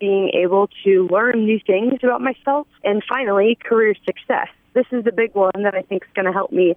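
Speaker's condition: No condition

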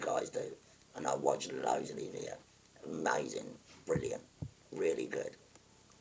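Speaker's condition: Total laryngectomy; recently finished treatment, no evidence of disease, shoulder nerve pain, on opioids, sleeps upright, legs weak

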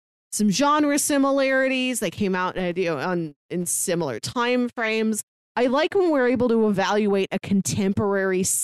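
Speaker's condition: No condition

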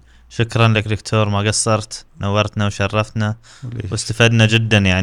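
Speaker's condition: No condition

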